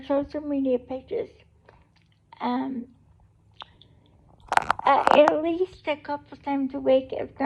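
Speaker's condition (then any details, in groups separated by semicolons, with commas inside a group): Cerebral palsy; able to talk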